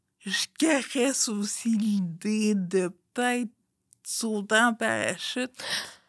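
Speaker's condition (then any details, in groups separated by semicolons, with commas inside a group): Friedreich's ataxia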